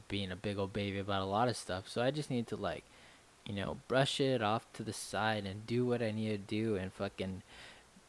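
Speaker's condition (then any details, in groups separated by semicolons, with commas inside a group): No condition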